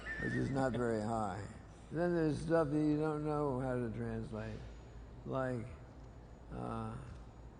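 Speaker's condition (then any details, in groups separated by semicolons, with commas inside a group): Parkinson's disease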